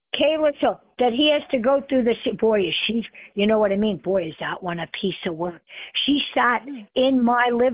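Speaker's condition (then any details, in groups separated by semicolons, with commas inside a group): No condition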